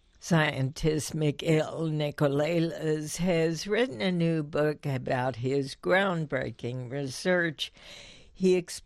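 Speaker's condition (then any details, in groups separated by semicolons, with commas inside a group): Spasmodic dysphonia; vocal cords clench involuntarily, attributed to incorrect messages from basal ganglia; like partial vocal cord paralysis, difficulty initiating voice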